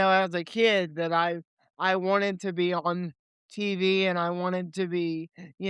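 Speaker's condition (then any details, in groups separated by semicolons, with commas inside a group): Cerebral palsy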